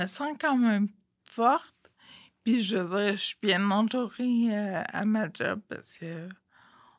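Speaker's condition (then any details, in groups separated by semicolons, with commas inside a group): Friedreich's ataxia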